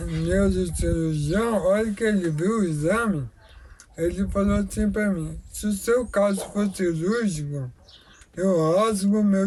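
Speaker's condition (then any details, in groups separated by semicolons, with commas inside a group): Amyotrophic lateral sclerosis; motor neuron disease, onset in shoulder and arm, arm fasciculations, arm weakness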